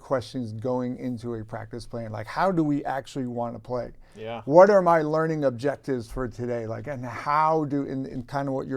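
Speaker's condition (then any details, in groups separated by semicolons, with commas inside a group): No condition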